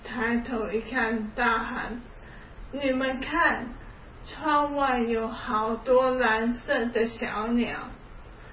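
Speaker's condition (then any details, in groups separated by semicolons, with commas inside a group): ALS; onset about three years ago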